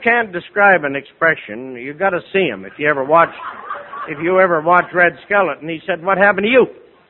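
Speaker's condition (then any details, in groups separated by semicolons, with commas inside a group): No condition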